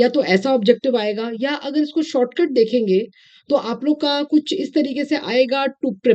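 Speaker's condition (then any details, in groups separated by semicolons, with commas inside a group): No condition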